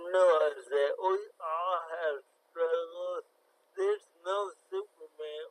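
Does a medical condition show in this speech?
Yes: cerebral palsy; from birth, born very premature, affects fine motor skills, cognition unaffected; difficulty tying shoes and writing, types everything.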